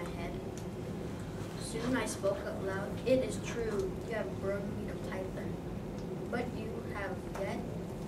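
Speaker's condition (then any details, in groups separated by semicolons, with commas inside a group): No condition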